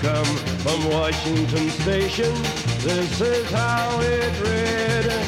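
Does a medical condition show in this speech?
No.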